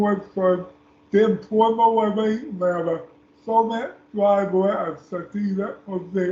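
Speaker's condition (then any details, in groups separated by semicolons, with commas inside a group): Speech impairment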